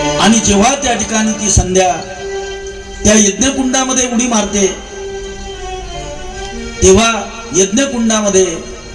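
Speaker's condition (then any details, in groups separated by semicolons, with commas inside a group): No condition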